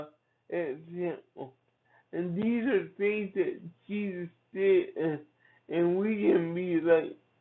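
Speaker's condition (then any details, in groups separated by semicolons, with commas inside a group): Cerebral palsy; from birth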